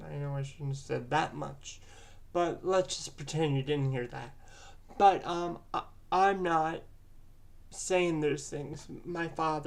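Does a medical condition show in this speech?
Yes: cerebral palsy; present from birth; about 30 years since birth.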